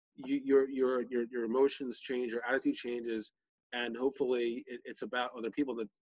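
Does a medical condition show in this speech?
Yes: stuttering; mumbles, self-described; here repeated words.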